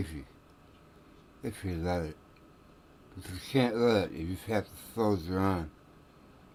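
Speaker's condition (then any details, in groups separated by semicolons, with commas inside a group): Tongue cancer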